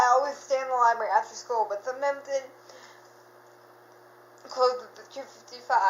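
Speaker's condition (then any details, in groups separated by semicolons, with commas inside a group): Cerebral palsy, dystonic hemiplegia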